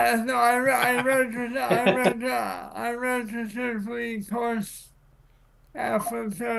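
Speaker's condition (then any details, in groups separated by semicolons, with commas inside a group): Cerebral palsy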